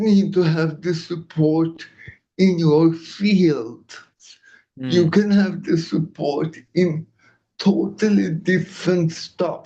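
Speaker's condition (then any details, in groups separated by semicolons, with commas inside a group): Cerebral palsy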